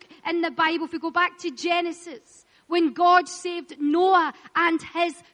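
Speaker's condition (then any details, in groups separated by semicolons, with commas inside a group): No condition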